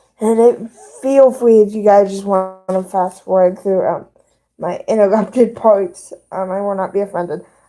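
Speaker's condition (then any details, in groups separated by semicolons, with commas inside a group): Cerebral palsy; both hands affected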